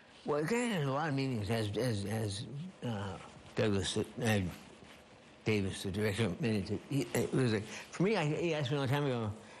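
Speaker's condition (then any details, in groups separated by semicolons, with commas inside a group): Parkinson's disease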